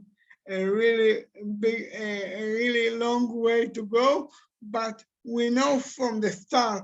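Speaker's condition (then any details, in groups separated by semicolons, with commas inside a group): Cerebral palsy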